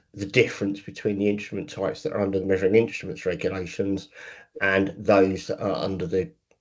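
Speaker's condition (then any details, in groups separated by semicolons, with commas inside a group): No condition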